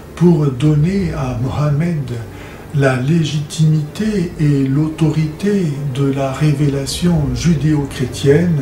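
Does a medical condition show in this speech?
No.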